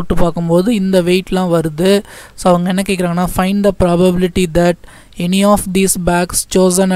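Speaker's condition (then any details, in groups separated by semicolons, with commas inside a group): No condition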